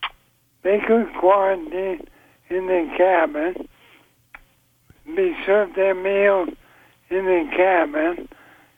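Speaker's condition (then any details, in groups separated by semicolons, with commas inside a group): ALS; voice getting softer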